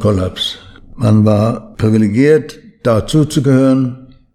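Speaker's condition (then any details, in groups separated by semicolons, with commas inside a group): Parkinson's disease; limits daily routine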